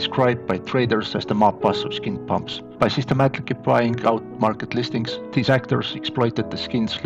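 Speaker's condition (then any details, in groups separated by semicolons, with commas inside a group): No condition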